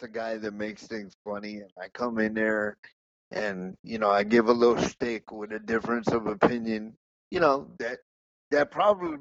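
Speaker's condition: Cerebral palsy; said to be able to speak

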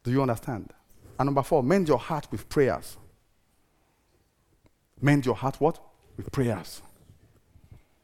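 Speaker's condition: No condition

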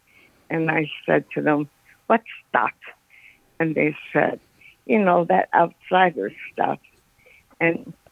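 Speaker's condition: Parkinson's; recent onset

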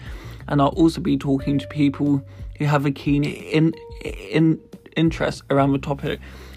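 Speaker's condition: Stammer; lifelong stammer; words sometimes come out differently, barely able to speak after long voice disuse, fluent wedding speech after disclosure; repeated sounds, prolonged sounds

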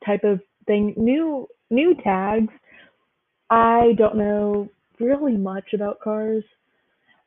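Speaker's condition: Stuttering; woman, 23, persistent stuttering; stumbling on words, severity varies day to day, worse when crying, listeners stop noticing stutter; repeated words, prolonged sounds

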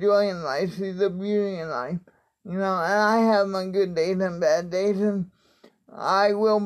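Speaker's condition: Cerebral palsy; spastic quadriplegic

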